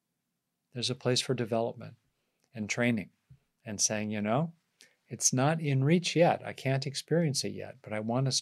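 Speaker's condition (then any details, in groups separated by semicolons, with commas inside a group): No condition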